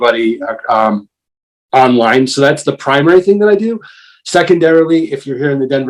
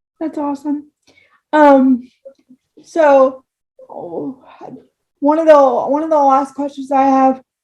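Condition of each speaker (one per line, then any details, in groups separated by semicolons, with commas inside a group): No condition
Cerebral palsy, spastic, mild; wheelchair user about 27 of 30 years, power wheelchair; voice noticeably affected, visible effort when talking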